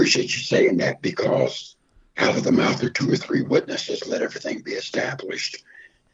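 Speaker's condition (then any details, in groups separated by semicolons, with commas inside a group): Throat cancer, half voicebox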